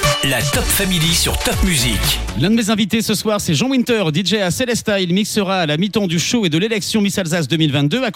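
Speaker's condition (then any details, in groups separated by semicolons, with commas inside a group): No condition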